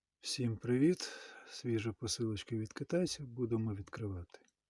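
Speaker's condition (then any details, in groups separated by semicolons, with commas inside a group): No condition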